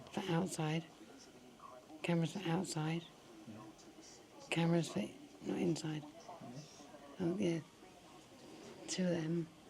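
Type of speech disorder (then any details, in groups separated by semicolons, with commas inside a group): Speech with a speaking valve; tracheostomy with speaking valve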